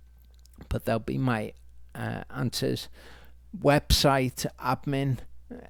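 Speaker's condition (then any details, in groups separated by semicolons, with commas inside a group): Multiple sclerosis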